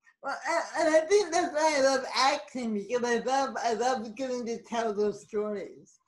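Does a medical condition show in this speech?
Yes: cerebral palsy.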